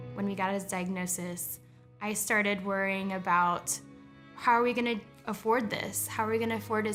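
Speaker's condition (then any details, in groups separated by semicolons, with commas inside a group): No condition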